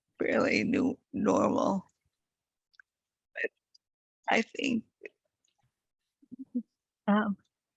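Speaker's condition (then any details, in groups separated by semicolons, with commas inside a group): Multiple sclerosis; quadriplegic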